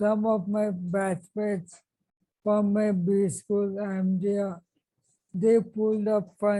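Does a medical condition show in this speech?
Yes: ALS; diagnosed 3.5 years ago, physiotherapy, speech therapy, occupational therapy.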